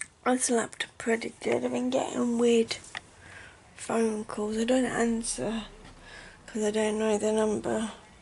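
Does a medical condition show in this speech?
Yes: cerebral palsy.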